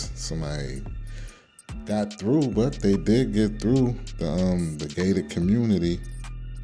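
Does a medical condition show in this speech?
No.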